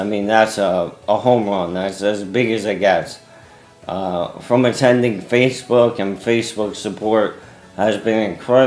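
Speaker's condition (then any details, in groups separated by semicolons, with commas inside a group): ALS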